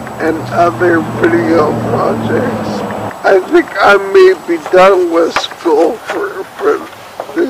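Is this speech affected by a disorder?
Yes: cerebellar ataxia from brain tumour.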